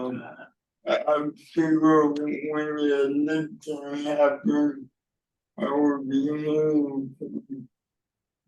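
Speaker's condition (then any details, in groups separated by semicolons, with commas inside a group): Cerebral palsy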